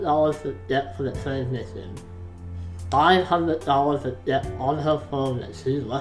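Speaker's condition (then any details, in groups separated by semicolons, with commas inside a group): Facial palsy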